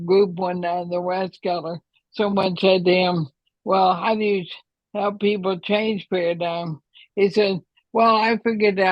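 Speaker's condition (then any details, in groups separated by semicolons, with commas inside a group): ALS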